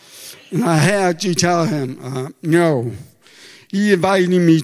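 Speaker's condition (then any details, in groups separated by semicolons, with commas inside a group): Deafness; comfortable speaking and using own voice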